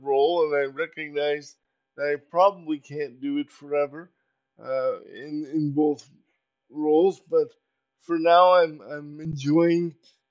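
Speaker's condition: Cerebral palsy; very little fine motor skill

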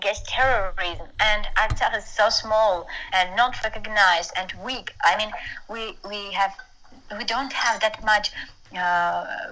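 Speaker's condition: No condition

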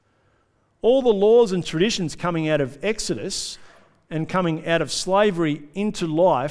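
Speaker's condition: No condition

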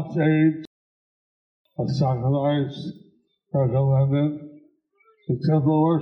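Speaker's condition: Stroke with facial paralysis; Deva Madhava repeats speech aloud

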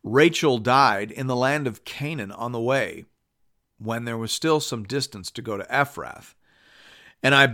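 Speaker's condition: No condition

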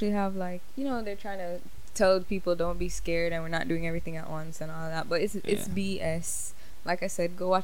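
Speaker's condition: No condition

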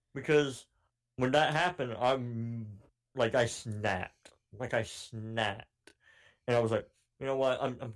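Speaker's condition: Cleft palate; cleft palate since childhood

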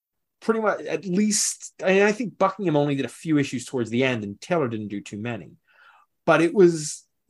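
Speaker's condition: No condition

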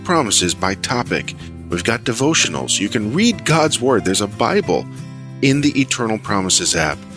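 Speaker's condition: No condition

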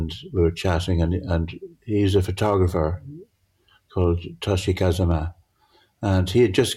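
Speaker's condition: Parkinson's; altered visual perception

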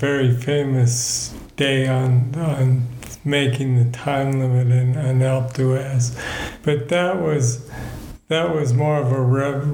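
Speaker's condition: Parkinson's disease; balance problems

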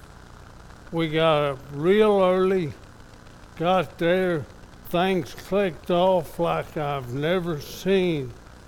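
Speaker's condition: ALS; somewhat affected, evident today

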